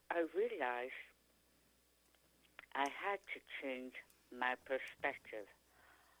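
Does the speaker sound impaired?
Yes: tongue cancer; stage 4 tongue cancer, chronic sore throat, 3/4 tongue removed by dr. Oxford, second surgery; speaking and eating again after surgery; after surgery could not speak or swallow, feeding tube, now speaks pretty clearly.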